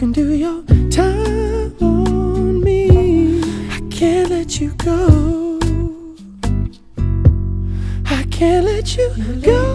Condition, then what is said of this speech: No condition.